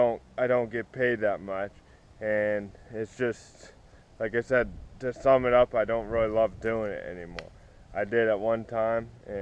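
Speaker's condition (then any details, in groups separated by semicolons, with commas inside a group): Cerebral palsy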